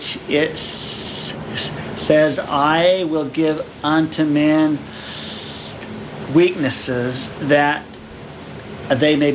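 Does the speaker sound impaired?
Yes: stuttering, severe; since childhood; severe when growing up, stuttered constantly; here prolonged sounds, blocks.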